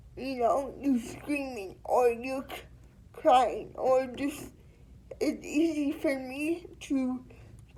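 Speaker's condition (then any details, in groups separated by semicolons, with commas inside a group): Cerebral palsy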